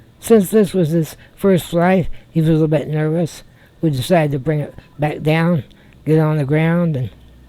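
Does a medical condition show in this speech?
Yes: spinal muscular atrophy type two.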